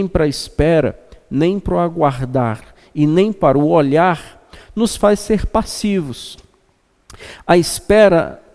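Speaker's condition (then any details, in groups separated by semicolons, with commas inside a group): No condition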